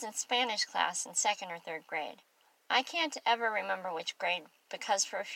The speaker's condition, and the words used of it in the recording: Cleft palate. It wasn't until I was 23 that I felt my speech was easily understood.